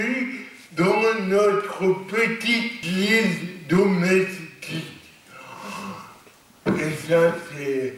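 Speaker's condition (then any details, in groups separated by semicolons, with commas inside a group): Cerebral palsy; lifelong, non-progressive; stable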